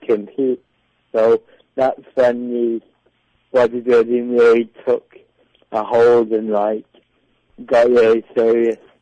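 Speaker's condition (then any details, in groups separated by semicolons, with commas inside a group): Cerebral palsy; predicted never to talk, parents paid for speech therapy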